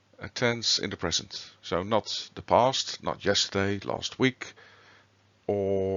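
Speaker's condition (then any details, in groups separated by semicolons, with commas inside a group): No condition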